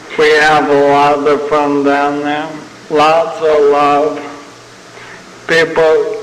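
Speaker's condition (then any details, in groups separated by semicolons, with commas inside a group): ALS (Lou Gehrig's disease); young onset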